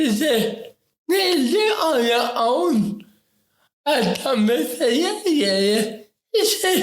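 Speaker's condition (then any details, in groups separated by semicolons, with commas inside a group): Ataxic cerebral palsy; affects talking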